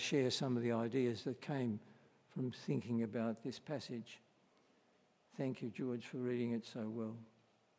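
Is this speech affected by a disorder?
Yes: Parkinson's disease; voice may crack, concern about voice carrying through.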